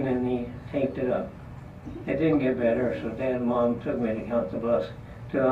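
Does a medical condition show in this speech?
Yes: Parkinson's disease; trouble talking.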